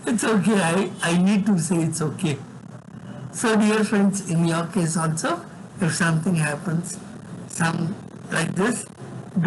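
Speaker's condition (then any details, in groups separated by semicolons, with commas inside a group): Severe cerebral palsy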